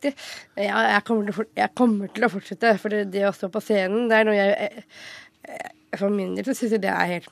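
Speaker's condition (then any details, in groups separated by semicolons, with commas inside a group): Down syndrome; congenital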